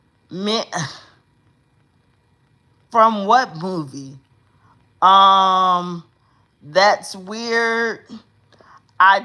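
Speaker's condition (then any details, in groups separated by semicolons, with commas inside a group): Cerebral palsy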